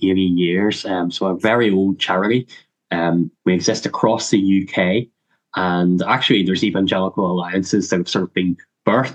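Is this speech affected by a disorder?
Yes: cleft lip and palate; congenital.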